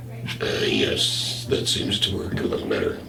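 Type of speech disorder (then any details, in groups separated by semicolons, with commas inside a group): Speech with a voice prosthesis; laryngectomy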